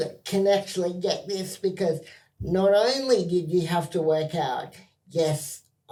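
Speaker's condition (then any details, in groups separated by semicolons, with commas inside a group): Cerebral palsy spastic quadriplegia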